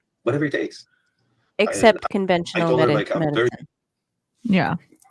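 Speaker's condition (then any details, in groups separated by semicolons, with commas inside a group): No condition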